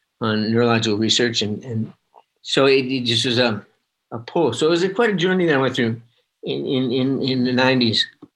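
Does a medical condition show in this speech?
Yes: early-onset Parkinson's disease; can be halting, now fairly clear and robust, words come faster than can be spoken.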